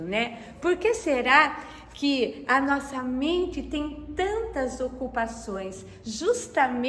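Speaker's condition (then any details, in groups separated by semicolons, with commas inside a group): No condition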